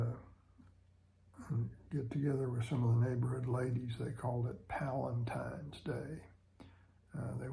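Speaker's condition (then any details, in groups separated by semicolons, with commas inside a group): Parkinson's disease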